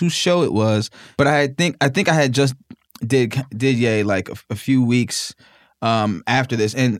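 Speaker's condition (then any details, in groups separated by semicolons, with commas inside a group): Stuttering; stuttering since childhood; rapping helped, learned to slow down and catch up with thoughts to stutter less; repeated sounds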